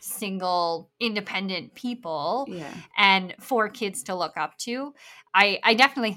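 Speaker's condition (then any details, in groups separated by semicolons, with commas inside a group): Bilateral cleft lip and palate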